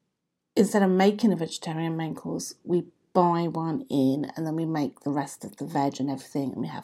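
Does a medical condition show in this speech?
No.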